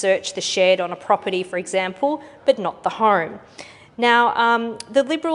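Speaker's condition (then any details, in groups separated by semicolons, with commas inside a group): No condition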